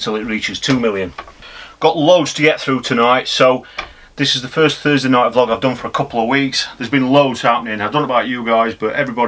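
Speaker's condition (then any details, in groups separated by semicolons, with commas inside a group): No condition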